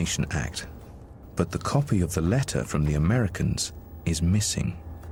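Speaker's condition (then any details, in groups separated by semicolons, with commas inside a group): No condition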